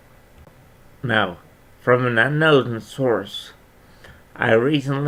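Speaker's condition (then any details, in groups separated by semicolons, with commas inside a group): Cerebral palsy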